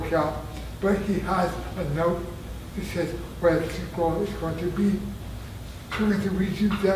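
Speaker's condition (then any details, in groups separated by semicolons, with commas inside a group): Traumatic brain injury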